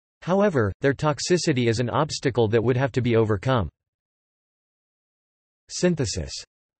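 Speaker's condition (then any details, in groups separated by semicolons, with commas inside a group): No condition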